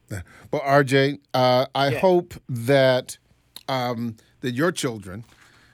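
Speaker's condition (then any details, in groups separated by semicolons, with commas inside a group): No condition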